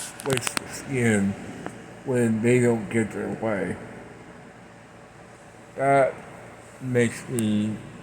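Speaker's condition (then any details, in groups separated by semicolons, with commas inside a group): Parkinson's; speech impediment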